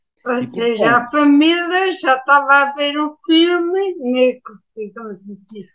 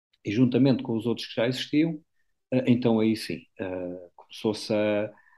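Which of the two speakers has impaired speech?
The first: ataxia after brain injury.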